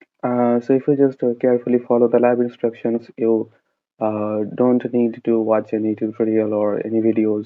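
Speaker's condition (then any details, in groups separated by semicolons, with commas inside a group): No condition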